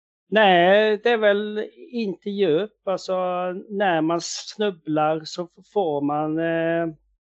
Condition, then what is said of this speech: Stuttering. Nu, nu pratar jag, jag, jag är ändå rätt bra nu.